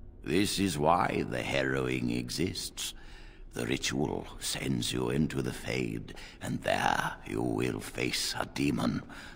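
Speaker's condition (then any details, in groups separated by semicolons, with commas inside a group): No condition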